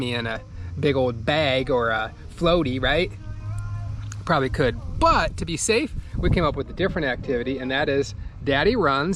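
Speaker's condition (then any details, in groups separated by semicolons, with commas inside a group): No condition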